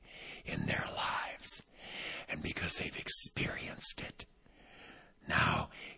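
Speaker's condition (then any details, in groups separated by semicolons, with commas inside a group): Vocal cord paralysis, unilateral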